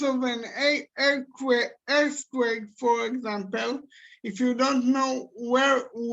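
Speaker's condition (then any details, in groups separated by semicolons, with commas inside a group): Cerebral palsy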